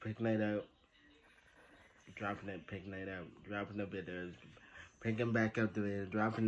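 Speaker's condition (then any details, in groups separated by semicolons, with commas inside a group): Traumatic brain injury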